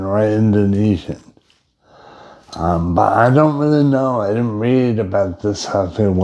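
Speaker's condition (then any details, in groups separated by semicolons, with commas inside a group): Brain injury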